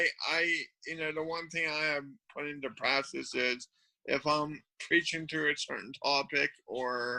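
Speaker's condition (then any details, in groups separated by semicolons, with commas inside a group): Cerebral palsy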